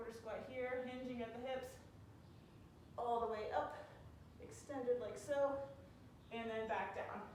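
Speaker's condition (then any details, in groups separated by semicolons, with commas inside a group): No condition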